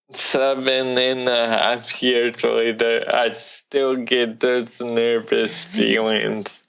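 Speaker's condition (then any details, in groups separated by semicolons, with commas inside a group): Cerebral palsy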